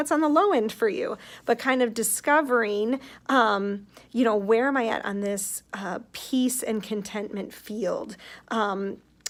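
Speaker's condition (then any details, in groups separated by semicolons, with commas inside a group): No condition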